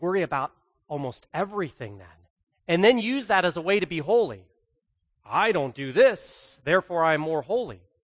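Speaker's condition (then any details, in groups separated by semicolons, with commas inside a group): No condition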